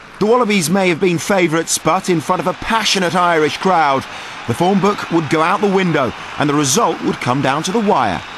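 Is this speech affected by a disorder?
No.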